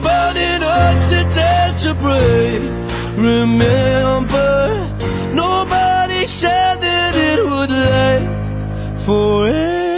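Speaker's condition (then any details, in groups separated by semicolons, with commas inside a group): No condition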